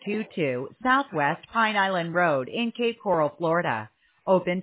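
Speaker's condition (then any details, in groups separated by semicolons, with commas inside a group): No condition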